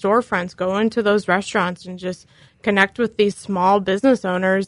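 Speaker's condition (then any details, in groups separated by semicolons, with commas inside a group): No condition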